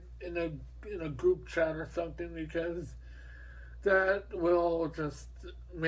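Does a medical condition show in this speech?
Yes: mobius syndrome.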